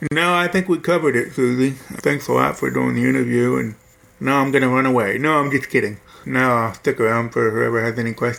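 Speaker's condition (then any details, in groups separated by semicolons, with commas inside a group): Hearing loss; quad cane 8 years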